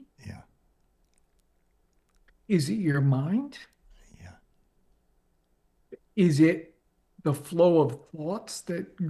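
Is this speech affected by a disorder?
Yes: ALS; progressive, onset leg.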